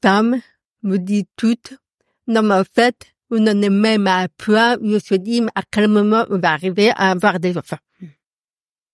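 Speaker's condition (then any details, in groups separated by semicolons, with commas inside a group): Profound deafness; audible accent from deafness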